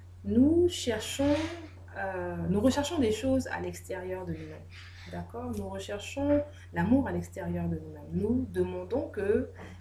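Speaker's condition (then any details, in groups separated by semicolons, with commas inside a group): No condition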